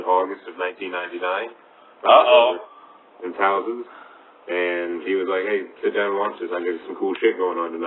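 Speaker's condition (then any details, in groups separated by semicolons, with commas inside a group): No condition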